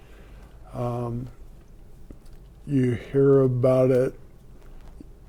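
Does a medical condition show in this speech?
Yes: ALS; about two years since diagnosis.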